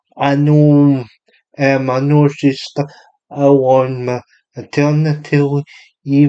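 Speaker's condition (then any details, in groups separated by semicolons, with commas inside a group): Cerebral palsy; unable to walk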